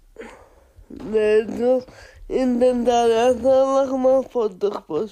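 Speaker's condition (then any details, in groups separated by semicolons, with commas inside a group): Cerebral palsy; Fundación Aspace Zaragoza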